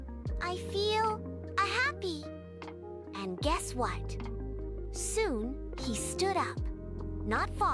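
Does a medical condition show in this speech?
No.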